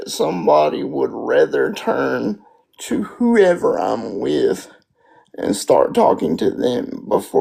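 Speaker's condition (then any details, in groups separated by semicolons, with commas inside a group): Spastic quadriplegic cerebral palsy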